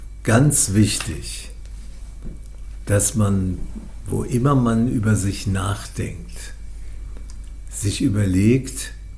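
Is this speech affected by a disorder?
Yes: Parkinson's disease; feels as if not having Parkinson.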